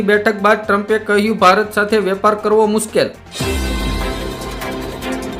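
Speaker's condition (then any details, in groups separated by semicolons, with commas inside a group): No condition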